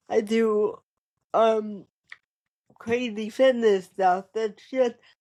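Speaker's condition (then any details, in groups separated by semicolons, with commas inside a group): Cerebral palsy; present from birth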